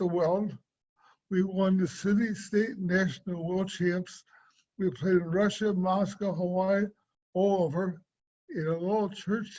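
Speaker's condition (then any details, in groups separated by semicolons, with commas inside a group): Cerebral palsy; from birth, affects gait, swallowing and speech; diagnosed at age 60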